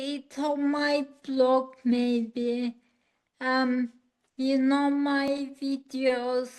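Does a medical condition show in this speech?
Yes: acquired ataxia.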